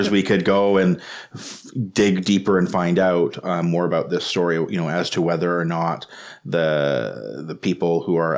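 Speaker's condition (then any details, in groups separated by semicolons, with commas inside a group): No condition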